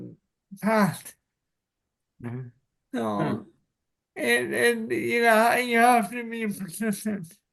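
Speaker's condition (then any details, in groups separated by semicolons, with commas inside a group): Cerebral palsy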